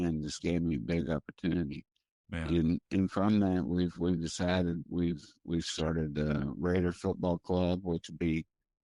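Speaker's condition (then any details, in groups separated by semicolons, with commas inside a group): Primary progressive multiple sclerosis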